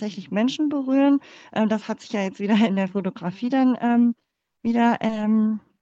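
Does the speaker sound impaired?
Yes: cleft palate; congenital, born in former GDR.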